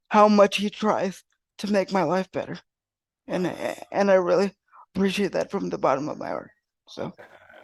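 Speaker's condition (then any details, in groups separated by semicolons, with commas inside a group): Cerebral palsy; wheelchair user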